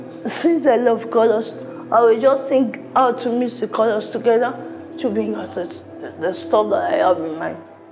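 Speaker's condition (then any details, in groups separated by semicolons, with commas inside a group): Severe cerebral palsy; uses wheelchair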